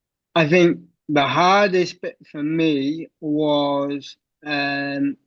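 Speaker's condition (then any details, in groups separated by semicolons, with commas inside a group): Cerebral palsy; wheelchair since age six, childhood surgery; tight painful hip flexors after recent surgery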